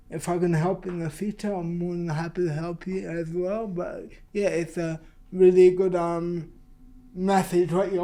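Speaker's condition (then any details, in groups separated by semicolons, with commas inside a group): Cerebral palsy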